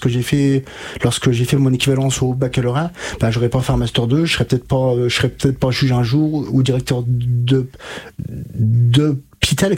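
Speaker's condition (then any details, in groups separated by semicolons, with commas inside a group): Stuttering; speech therapy with Catherine Daubier in Nancy ages 20 to 25, learned fluency techniques; still stutters with blocks and repetitions; blocks and repetitions now, formerly severe, expressed self with fingers before therapy; repeated sounds, prolonged sounds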